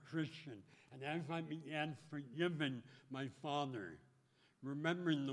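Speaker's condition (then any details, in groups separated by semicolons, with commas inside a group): Speech impediment; taught tongue movement at 12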